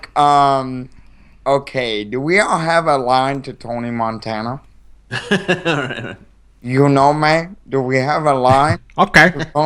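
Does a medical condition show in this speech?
Yes: cerebral palsy.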